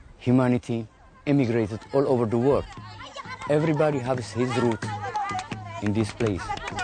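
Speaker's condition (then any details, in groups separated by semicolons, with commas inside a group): No condition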